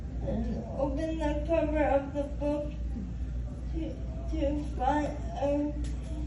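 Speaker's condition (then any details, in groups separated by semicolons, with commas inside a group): Cerebral palsy; spastic quadriplegia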